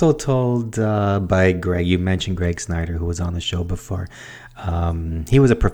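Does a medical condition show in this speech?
No.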